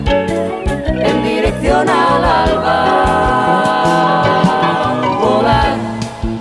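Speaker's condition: No condition

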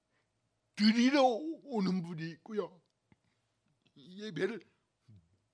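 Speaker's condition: Cerebral palsy; cervical spine c2 to c7 damaged

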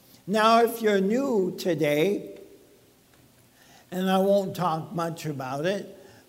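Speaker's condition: ALS; talking a little bit funny

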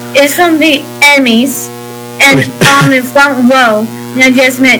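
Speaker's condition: Down syndrome

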